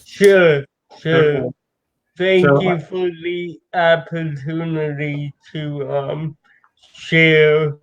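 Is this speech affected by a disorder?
Yes: cerebral palsy.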